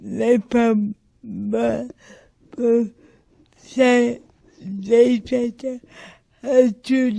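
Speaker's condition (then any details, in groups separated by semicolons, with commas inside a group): Cerebral palsy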